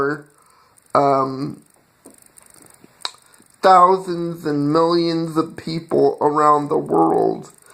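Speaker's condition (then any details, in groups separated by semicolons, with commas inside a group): Cerebral palsy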